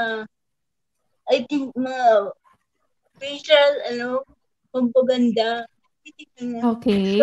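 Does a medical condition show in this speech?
Yes: cerebral palsy.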